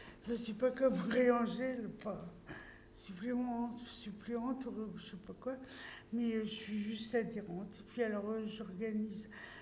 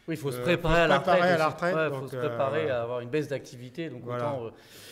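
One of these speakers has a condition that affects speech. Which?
The first: traumatic brain injury; accident, brain cell damage.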